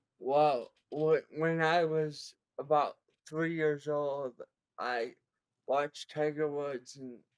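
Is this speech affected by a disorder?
Yes: cerebral palsy; present from birth, severe.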